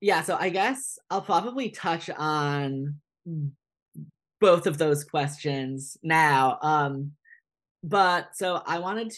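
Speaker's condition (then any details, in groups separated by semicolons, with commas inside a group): Stuttering; onset very early in childhood, speech therapy since childhood, including with an SLP who stutters; occasional word and phrase repetitions, restarts; prolonged sounds, blocks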